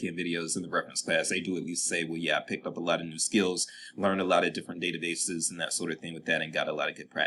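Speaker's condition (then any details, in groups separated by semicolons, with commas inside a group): No condition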